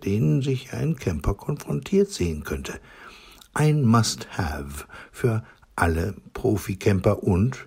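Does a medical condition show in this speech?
No.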